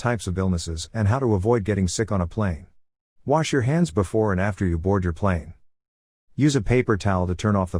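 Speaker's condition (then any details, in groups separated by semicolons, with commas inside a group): No condition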